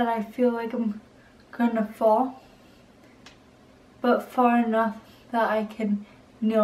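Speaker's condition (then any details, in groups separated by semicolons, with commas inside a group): Cerebral palsy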